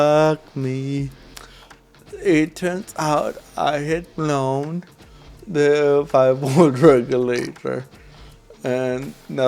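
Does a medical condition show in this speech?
Yes: cerebral palsy.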